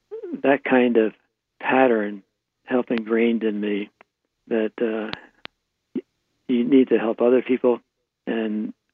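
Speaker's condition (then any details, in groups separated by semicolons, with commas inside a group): Parkinson's disease; right hand tremor at onset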